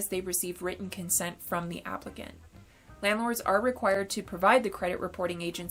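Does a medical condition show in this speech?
No.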